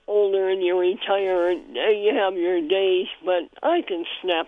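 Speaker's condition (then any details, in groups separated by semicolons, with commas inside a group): Cleft palate; congenital cleft palate, feeding difficulty in infancy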